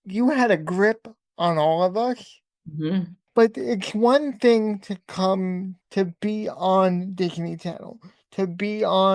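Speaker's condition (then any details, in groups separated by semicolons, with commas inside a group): Cerebral palsy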